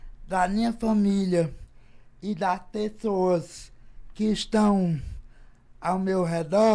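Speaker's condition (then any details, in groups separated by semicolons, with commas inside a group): Cerebral palsy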